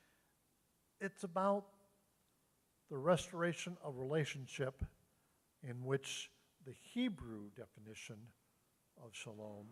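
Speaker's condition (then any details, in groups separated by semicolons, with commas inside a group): No condition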